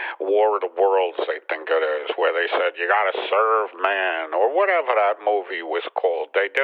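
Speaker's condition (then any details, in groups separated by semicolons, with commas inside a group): No condition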